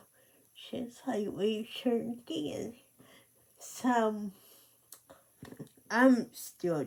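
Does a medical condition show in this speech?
Yes: cerebral palsy; speech affected.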